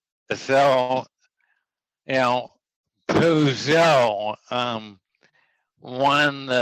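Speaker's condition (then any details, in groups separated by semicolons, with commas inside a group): ALS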